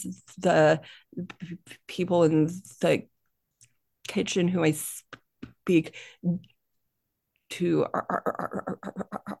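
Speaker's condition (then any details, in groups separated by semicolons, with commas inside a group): Stuttering; stutter since childhood, more severe when younger, quiet child avoiding speaking, NSA workshop in Fort Lauderdale; still stutters, no problems communicating at work, growing confidence; more comfortable the more people spoken to, sound repetitions; prolonged sounds, blocks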